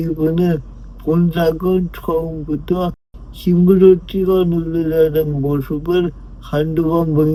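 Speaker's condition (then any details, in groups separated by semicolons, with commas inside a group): Brain lesion disability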